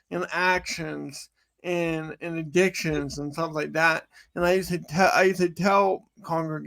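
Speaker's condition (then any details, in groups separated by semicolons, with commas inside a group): Cerebral palsy; from birth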